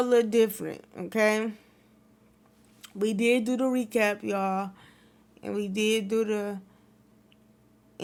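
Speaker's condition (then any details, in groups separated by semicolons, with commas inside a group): Cerebral palsy; wheelchair user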